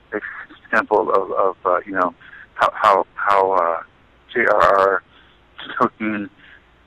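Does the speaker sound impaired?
Yes: stuttering; speech impediment dealt with through the years; stutter shows on saying stuttering during interview; hard time speaking, word stutter with s and e together among hardest to say; here repeated sounds, repeated words, blocks.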